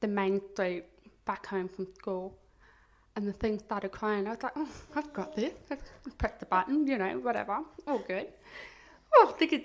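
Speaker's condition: Profound deafness; speech therapy in childhood, able to talk, oral communicator

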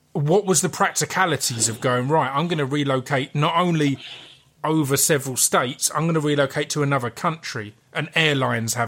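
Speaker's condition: No condition

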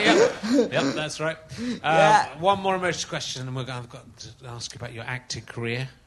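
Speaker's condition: No condition

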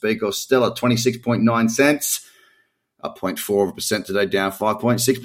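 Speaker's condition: No condition

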